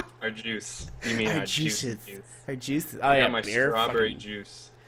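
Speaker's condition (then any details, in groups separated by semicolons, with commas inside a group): No condition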